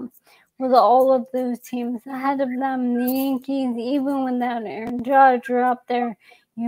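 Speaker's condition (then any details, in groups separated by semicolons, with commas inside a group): ALS; young onset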